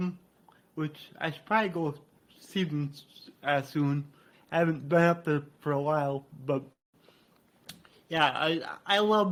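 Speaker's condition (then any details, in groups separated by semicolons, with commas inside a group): Cerebral palsy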